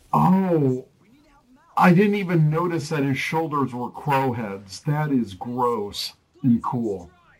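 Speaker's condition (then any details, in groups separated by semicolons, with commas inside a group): No condition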